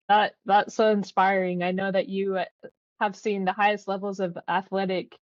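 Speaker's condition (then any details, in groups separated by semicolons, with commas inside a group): No condition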